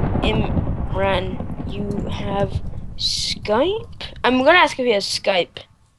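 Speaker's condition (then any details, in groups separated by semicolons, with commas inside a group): No condition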